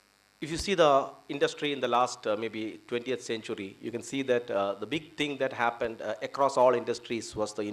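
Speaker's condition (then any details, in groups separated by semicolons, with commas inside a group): No condition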